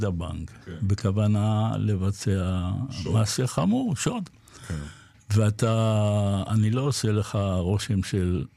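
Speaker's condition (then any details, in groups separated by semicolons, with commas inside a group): Parkinson's disease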